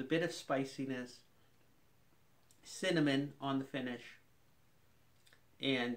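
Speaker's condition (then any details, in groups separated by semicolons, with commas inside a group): No condition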